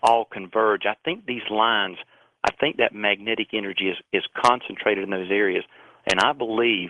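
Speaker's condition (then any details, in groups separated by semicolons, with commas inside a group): No condition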